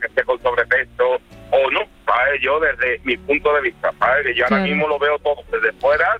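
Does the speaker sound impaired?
No.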